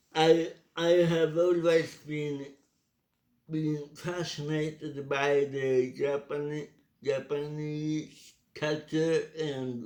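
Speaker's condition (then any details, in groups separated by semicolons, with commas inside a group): Cerebral palsy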